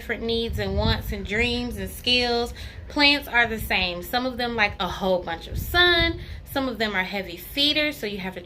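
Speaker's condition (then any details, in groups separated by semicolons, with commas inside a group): No condition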